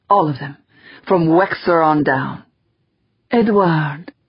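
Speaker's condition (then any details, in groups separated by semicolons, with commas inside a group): No condition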